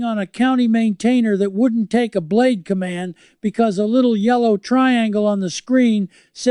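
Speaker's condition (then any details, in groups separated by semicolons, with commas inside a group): No condition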